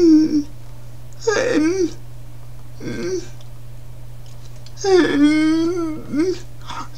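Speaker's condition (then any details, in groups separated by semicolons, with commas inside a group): Cerebral palsy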